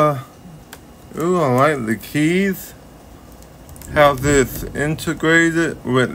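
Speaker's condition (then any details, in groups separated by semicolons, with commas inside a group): Ataxic cerebral palsy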